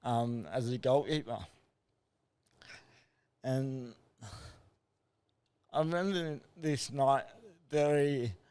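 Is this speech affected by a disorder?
Yes: cerebral palsy.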